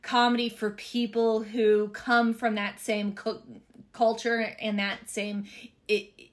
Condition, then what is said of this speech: Stuttering. Like, I am a stand-up comic who stutters and has dyslexia, and I've loved comedy my entire life, and that's why I have the book out now